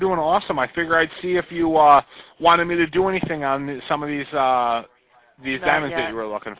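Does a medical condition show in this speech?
No.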